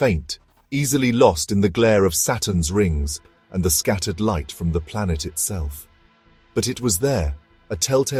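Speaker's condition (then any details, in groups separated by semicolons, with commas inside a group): No condition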